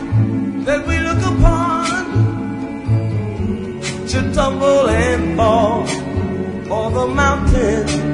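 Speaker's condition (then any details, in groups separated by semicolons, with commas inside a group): No condition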